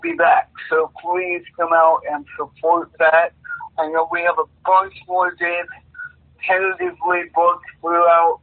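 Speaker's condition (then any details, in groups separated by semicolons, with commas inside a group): Cerebral palsy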